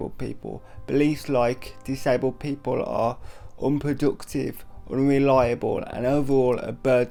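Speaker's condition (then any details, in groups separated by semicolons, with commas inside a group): Quadriplegic cerebral palsy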